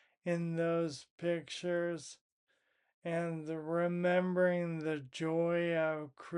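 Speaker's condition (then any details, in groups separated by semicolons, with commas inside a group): Primary lateral sclerosis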